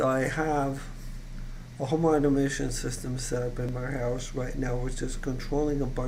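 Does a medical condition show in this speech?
Yes: ALS; voice still fairly strong, voice banked.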